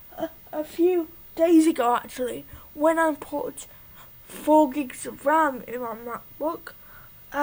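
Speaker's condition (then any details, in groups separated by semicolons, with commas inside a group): Cerebral palsy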